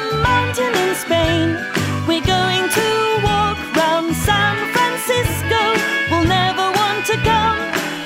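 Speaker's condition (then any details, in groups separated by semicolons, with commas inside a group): No condition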